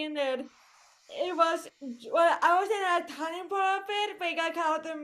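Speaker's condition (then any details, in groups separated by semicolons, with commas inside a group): Cerebral palsy; voice affected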